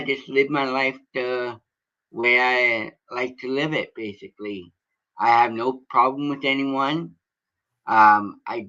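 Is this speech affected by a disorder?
Yes: cerebral palsy.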